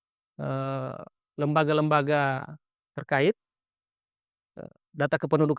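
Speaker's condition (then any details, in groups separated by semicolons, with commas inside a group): No condition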